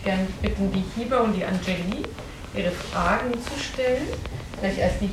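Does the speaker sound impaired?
No.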